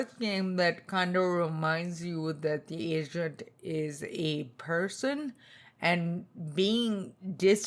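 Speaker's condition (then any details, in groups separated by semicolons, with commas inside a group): Spinocerebellar ataxia type 2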